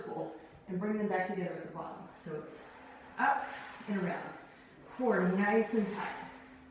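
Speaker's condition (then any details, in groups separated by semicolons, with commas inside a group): No condition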